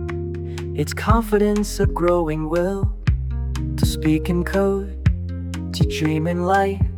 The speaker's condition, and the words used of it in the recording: None; typical speech.